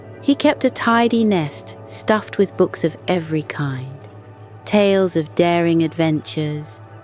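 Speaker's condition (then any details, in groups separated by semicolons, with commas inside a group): No condition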